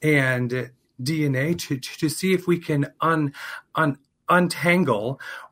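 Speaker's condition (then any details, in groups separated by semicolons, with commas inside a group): Stuttering, persistent developmental; childhood-onset stuttering, began around age three, persisted into adulthood, received speech therapy; stutters openly, comfortable stuttering openly; repeated sounds, prolonged sounds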